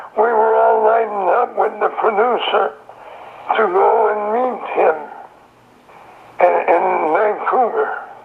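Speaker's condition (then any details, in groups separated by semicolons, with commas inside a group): Throat cancer; voice described as practically gone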